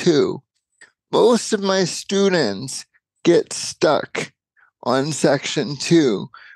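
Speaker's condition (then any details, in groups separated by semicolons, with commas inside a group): Cerebral palsy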